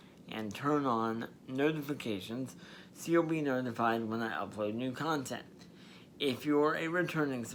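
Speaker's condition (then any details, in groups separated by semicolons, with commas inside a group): Spastic diplegia cerebral palsy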